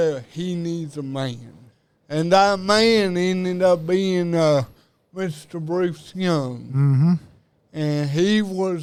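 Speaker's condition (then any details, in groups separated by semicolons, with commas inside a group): Cerebral palsy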